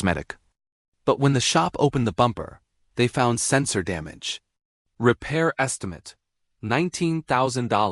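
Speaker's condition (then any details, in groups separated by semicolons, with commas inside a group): No condition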